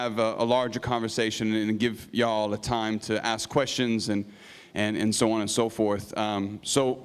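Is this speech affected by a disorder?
No.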